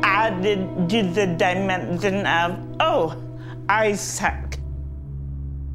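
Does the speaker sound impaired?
Yes: cerebral palsy; diagnosed before age 2, mainly lower limbs, balance, coordination, motor dexterity, speed affected, muscles don't relax; age 45, up and down since early thirties, worsening with age, relies on walker for five years.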